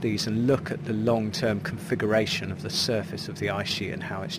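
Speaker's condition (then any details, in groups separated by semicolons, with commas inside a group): No condition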